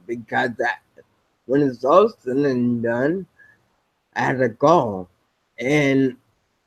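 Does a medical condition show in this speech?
Yes: spinocerebellar ataxia type 7, SCA7; diagnosed several years ago, no wheelchair.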